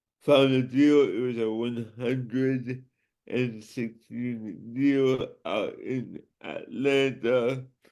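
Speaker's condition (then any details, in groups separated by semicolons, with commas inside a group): Cerebral palsy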